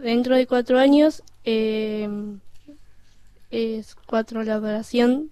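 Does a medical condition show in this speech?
Yes: Down syndrome; congenital, since birth; 21 years old.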